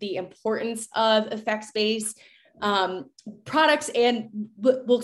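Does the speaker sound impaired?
No.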